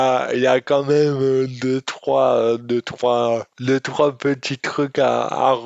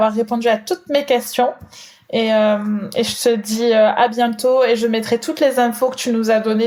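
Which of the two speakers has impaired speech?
The first: dystonia; from birth, oxygen loss at delivery, affects left forearm; involuntary muscle contractions, pain, no cure; speech disorder.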